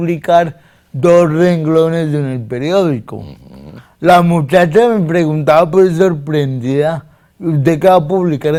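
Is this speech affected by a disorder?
Yes: cerebral palsy; difficulty speaking.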